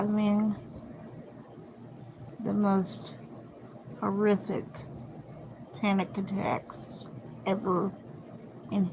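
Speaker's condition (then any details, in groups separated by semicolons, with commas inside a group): Cerebral palsy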